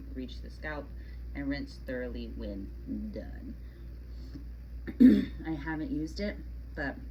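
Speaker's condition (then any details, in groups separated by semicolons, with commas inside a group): No condition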